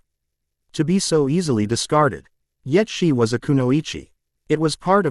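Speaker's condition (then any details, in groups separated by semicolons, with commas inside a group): No condition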